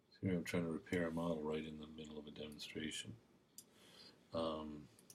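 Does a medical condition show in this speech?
No.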